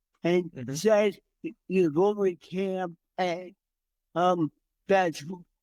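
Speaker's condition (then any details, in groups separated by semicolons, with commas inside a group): Cerebral palsy; from birth, entire left side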